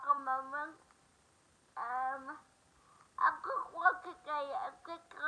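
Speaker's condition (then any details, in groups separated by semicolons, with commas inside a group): Cerebral palsy; cerebral palsy, all four limbs, cannot walk, wheelchair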